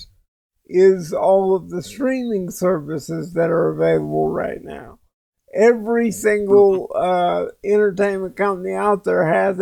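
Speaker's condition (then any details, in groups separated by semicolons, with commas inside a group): Cerebral palsy; speech sounds drunk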